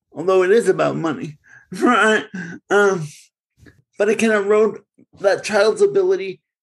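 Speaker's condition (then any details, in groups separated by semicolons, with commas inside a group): Cerebral palsy; congenital cerebral palsy, since birth, born in Bridgeport, Connecticut, segregated schooling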